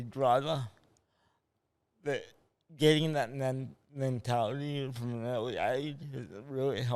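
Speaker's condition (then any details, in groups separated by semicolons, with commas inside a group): Cerebral palsy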